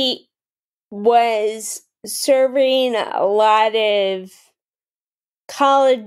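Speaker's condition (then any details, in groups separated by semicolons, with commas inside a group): Friedreich's ataxia, mild; mild speech issues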